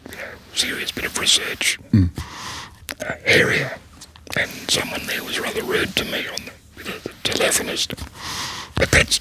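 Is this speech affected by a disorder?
Yes: laryngectomy, voice prosthesis; vocal cord cancer, throat cancer recurrence 8 years later, laryngectomy late 2016, second operation for spreading infection; very quiet, odd manner of speaking, fluent in paragraphs since start of speech therapy.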